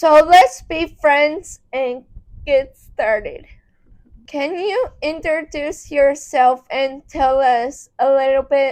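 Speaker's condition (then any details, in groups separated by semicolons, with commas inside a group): Cerebral palsy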